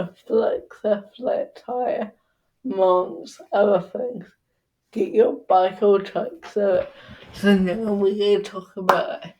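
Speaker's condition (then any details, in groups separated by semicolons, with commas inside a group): Cerebral palsy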